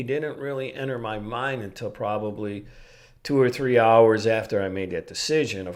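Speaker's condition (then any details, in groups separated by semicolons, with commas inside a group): No condition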